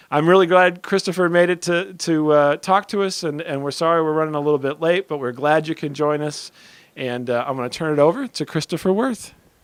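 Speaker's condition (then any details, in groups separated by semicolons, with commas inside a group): No condition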